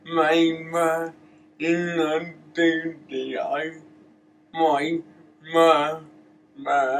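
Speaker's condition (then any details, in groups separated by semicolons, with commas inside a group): Cerebral palsy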